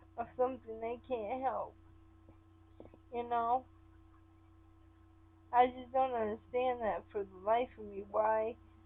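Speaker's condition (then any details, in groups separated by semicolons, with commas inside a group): Cerebral palsy; sometimes affected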